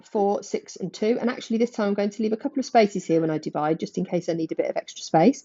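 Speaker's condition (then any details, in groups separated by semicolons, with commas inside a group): No condition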